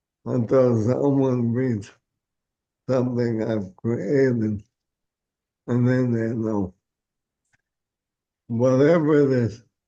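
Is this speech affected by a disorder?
Yes: ALS.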